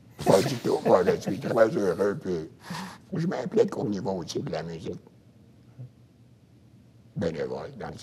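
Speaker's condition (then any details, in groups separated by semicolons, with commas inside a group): Throat cancer, voice prosthesis; about 10 to 11 years since cancer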